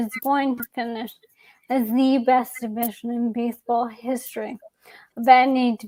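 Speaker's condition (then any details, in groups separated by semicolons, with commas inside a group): ALS; young onset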